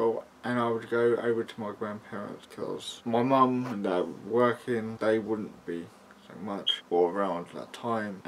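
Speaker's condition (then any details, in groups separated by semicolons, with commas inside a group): Cerebral palsy; mild, affects muscles and speech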